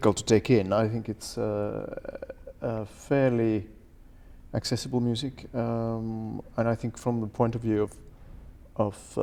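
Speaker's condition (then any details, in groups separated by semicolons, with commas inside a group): No condition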